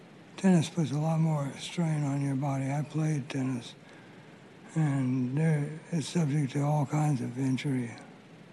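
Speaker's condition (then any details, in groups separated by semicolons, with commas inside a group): Parkinson's disease; about 20 years since onset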